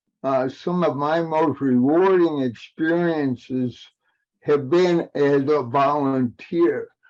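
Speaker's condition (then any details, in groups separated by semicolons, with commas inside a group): Cerebral palsy; aging adult, past 40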